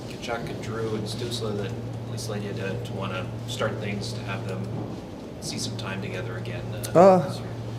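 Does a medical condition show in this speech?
No.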